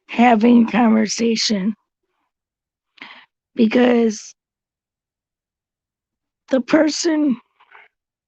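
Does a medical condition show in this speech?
Yes: cerebral palsy; since birth.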